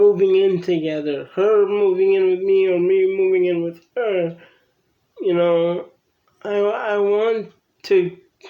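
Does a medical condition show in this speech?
Yes: cerebral palsy; from birth.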